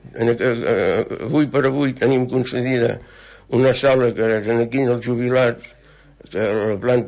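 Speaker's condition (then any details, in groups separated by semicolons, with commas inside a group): Parkinson's disease; brain stops making dopamine affecting psychomotor function, diagnosed 12 years ago; weekly table tennis program with CERT Tenis Taula and Àrea Bàsica de Salut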